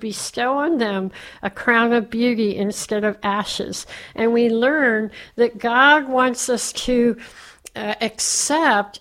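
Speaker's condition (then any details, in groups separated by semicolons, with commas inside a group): Cleft palate; surgery on cleft palate while growing up; speech impediment while growing up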